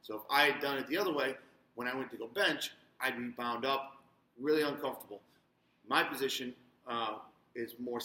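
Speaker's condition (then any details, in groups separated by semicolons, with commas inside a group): No condition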